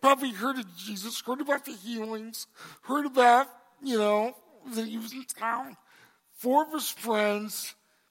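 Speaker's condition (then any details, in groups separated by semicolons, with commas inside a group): Cerebral palsy; congenital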